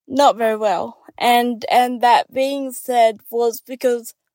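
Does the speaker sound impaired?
Yes: cerebral palsy; diagnosed with cerebral palsy after birth in New Zealand, complex medical needs from childhood; ongoing therapy, attends therapy office.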